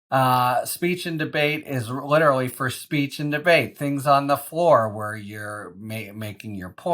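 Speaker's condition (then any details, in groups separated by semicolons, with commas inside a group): No condition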